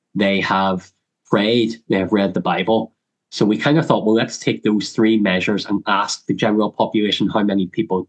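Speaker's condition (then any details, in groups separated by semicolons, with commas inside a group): Cleft lip and palate; congenital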